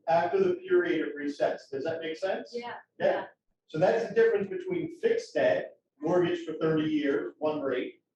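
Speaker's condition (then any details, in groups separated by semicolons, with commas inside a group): No condition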